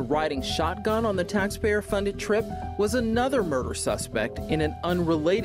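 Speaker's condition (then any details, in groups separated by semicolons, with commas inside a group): No condition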